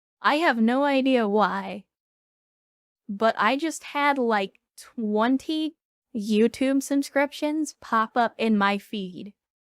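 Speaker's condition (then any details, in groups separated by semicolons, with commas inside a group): No condition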